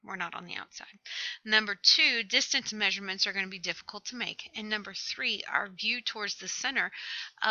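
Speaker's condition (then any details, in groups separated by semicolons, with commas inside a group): No condition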